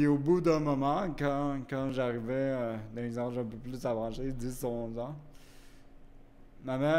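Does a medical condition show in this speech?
Yes: cerebral palsy; wheelchair use.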